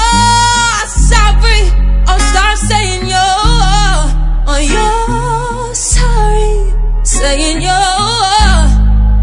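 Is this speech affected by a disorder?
No.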